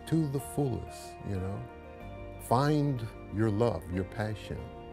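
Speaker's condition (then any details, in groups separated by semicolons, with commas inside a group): No condition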